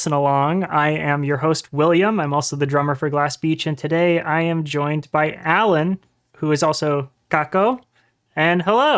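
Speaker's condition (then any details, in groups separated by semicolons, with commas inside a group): No condition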